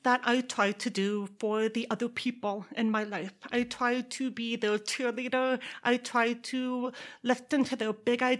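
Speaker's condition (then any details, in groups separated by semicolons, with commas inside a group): Deafness; deaf accent combined with Texas accent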